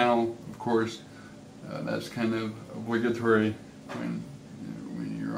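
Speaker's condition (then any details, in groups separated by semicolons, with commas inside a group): Cerebral palsy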